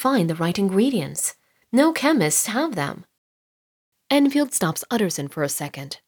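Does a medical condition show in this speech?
No.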